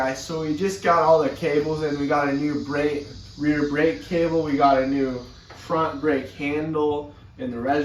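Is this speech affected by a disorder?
No.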